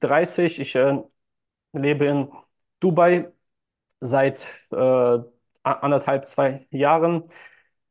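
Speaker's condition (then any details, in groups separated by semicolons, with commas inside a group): Stuttering; since childhood, hard in childhood, youth, school and nearly all speaking situations; speech hangs at times, part-word repetitions; blocks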